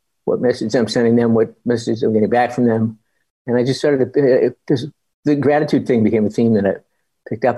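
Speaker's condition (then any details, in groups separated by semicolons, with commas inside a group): Parkinson's disease; Parkinson's about 30 years, spinal tumor removed, surgery risking paralysis, had to relearn walking; age 59, walking still impaired after spinal surgery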